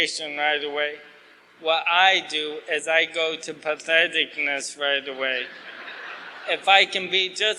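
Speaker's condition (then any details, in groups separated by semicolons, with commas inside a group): ALS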